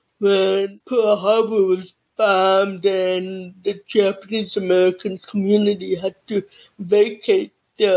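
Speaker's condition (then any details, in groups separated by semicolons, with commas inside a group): Cerebral palsy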